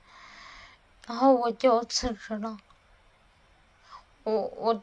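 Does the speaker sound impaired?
Yes: cerebellar atrophy, hereditary; cannot hold pen, cannot manage stairs or go out alone since COVID, falls.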